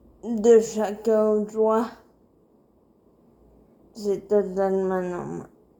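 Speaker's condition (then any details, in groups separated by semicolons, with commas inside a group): Cerebral palsy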